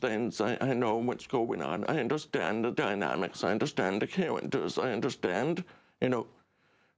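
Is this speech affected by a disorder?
Yes: deaf; relies on subtitles.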